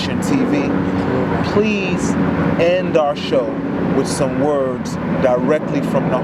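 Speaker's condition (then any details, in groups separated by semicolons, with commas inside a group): No condition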